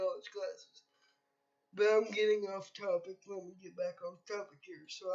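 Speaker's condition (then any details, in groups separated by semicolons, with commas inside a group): Cerebral palsy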